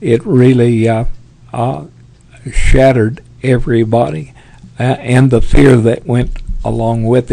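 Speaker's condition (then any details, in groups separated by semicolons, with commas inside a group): Parkinson's; tremors as early symptom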